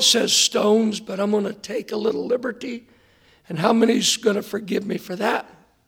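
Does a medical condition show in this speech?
Yes: hoarseness after vocal cord surgery; hoarse voice, hard to hear.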